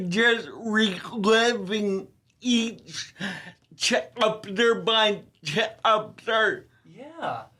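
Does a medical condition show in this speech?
Yes: ataxia telangiectasia.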